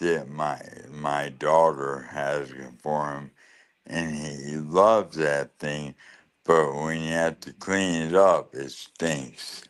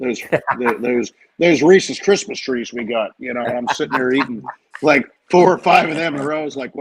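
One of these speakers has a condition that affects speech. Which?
The first: ALS; right side and left hand weakness, cane, leg brace; 5 to 6 years, progressing, weak right hand, left hand weakening, medication; losing speech and swallowing.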